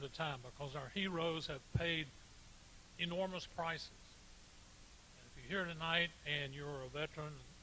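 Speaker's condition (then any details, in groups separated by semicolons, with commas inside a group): No condition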